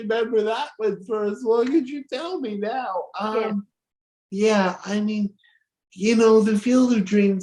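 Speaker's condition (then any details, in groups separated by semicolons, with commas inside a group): Cerebral palsy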